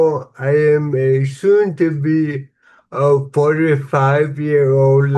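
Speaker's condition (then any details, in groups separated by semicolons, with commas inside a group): Cerebral palsy; somewhat slurred speech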